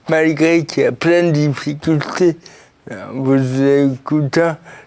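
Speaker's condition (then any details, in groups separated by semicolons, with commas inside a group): Cerebral palsy; since birth, birth injury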